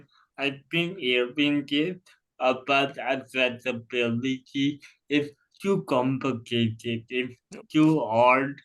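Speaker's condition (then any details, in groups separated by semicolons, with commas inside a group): Cerebral palsy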